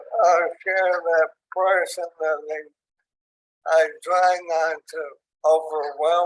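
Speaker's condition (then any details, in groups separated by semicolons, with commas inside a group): ALS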